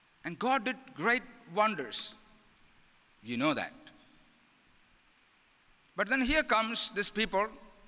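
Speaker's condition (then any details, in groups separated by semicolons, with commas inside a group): No condition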